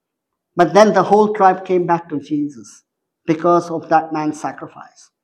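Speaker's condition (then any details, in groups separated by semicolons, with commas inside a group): Cleft palate; congenital cleft palate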